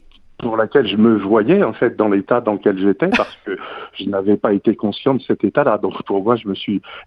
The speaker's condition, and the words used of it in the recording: None; typical speech.